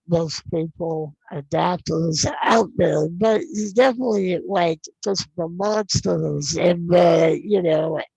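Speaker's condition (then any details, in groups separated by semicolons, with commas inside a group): Non-progressive muscular dystrophy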